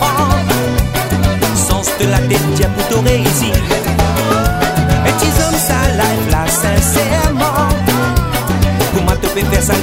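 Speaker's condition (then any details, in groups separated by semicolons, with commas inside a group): No condition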